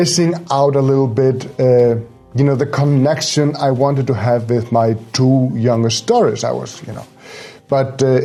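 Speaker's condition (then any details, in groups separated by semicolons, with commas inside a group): No condition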